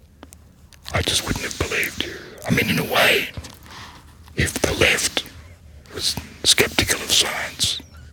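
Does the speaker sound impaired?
Yes: laryngectomy, voice prosthesis; vocal cord cancer, throat cancer recurrence 8 years later, laryngectomy late 2016, second operation for spreading infection; very quiet, odd manner of speaking, fluent in paragraphs since start of speech therapy.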